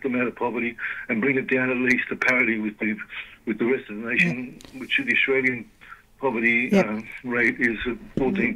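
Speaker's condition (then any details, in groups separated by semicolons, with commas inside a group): Parkinson's disease; limited capacity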